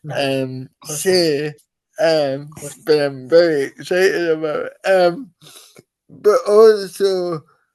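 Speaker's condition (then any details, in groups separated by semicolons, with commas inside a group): Cerebral palsy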